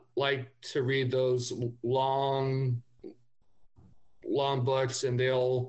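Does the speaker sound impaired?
Yes: stutter; past speech therapy; not currently in speech therapy; stutters most on own name, noticeable right away to new people; here repeated words, prolonged sounds, blocks.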